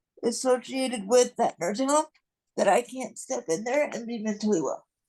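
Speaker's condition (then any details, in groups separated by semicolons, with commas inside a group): Cerebral palsy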